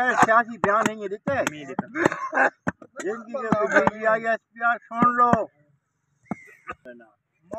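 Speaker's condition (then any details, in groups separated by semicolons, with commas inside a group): No condition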